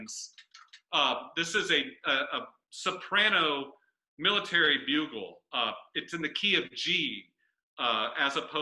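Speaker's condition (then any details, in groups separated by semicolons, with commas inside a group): No condition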